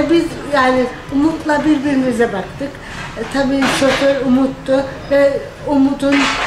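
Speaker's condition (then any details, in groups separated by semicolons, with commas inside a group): Spastic cerebral palsy; spastic, birth complications, affects walking; walks differently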